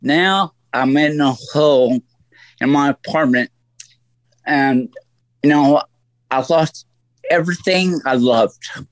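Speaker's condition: Stroke; voice altered since stroke, lasting effect

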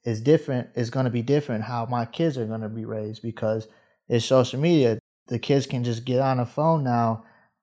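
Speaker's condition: No condition

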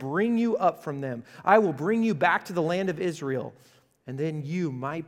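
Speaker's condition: No condition

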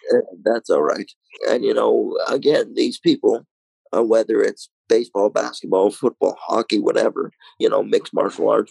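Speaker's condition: Cerebral palsy, mild

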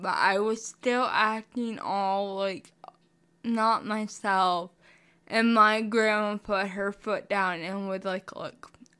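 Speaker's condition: Spastic cerebral palsy, mixed, mostly spastic

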